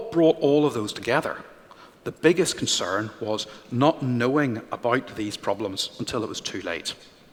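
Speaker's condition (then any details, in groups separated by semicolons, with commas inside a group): No condition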